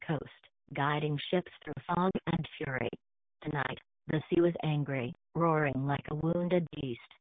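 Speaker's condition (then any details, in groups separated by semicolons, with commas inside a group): No condition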